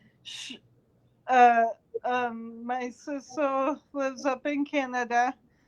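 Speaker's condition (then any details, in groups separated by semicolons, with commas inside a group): Cerebral palsy; since birth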